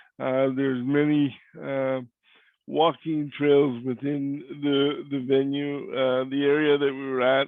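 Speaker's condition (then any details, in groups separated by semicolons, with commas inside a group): Cerebral palsy; cannot walk; voice is different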